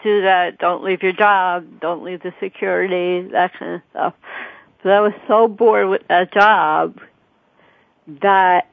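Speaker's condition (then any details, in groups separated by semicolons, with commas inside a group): Cerebral palsy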